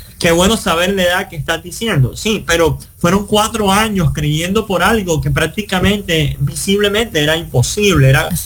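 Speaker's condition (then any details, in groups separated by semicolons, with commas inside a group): Cleft lip and palate; born with no chance of speaking, now speaks, speaks a lot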